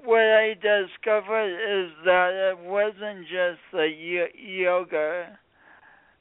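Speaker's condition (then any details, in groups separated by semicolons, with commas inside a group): Speech impediment from birth injury; speech impediment present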